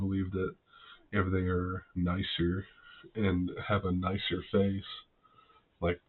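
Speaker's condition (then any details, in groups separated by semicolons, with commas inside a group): No condition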